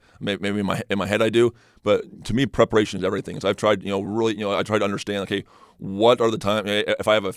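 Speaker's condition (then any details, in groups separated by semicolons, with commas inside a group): Stutter; stutter first noticed in high school, not as a child, magnified speaking Spanish as a missionary; has seen speech therapists, helped a little, uses detailed preparation to reduce stuttering; stutters off the cuff, trips over words, can't get a word out, less when prepared and confident; repeated sounds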